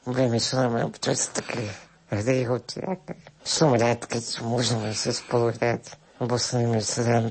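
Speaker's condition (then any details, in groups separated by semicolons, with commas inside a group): Spinal muscular atrophy with tracheostomy; ventilator breathing support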